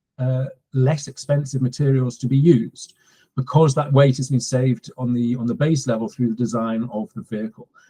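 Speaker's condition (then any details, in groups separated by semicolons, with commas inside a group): No condition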